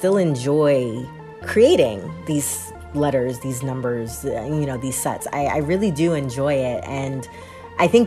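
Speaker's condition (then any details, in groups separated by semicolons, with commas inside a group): No condition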